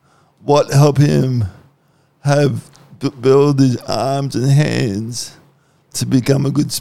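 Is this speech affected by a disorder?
Yes: cerebral palsy; cerebral palsy affecting the muscles, once cold stays cold.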